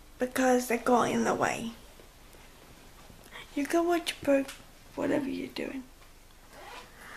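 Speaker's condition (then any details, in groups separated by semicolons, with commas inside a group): Cerebral palsy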